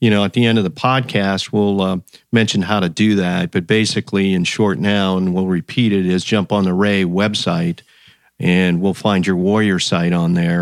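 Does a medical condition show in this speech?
No.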